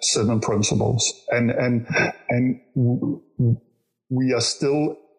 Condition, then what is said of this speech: Stuttering. And I'm still a stutter. And sometimes I can have a hard stuttering